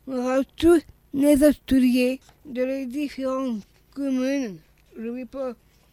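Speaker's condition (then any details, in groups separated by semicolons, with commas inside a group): Down syndrome; swallowing problems, slowness, childhood speech therapy to tone tongue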